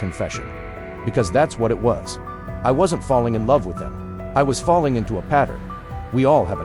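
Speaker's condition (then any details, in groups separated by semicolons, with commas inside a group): No condition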